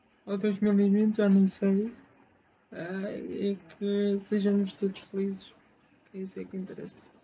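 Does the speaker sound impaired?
Yes: spastic cerebral palsy; spastic motor type.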